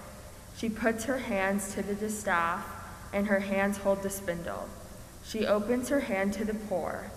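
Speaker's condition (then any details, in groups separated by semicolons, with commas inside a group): No condition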